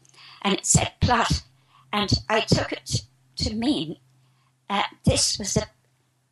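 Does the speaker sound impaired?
Yes: spasmodic dysphonia; spasmodic dysphonia for past 3 years, described as strangulation of the esophagus; about 3 years since onset, recent healing attributed to geopathic stress removal from apartment; expects to speak perfectly in a few minutes, asks hosts for healing meanwhile.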